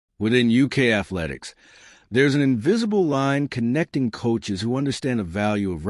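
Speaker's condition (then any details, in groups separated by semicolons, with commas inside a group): No condition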